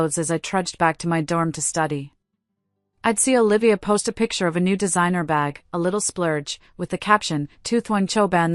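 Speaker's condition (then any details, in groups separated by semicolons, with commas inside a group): No condition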